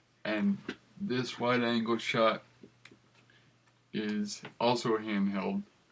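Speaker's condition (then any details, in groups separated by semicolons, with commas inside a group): Cerebral palsy; affects gait and walking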